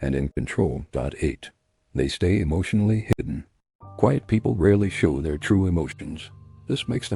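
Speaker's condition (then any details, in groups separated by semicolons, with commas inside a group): No condition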